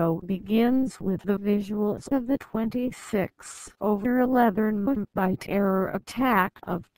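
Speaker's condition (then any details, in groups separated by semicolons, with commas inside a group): No condition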